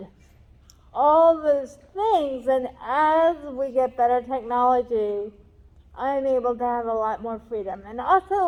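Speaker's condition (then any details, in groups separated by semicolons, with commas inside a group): Cerebral palsy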